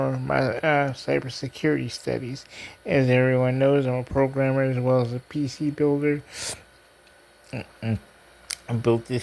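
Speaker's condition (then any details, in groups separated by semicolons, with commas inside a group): Cerebral palsy; diplegia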